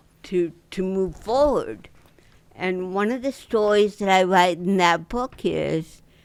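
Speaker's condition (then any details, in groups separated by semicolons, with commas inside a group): Cerebral palsy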